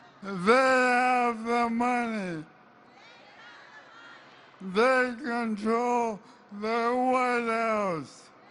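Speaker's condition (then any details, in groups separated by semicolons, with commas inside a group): ALS; weak voice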